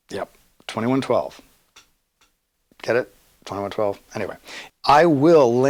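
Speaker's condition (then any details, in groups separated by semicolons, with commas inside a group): No condition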